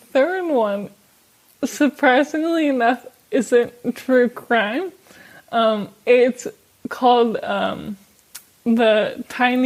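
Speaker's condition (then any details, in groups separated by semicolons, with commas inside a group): ALS; slowly losing speech, slightly slurred and quiet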